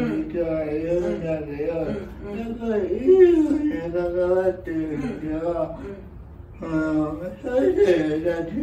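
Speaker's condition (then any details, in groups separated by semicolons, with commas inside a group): Cerebral palsy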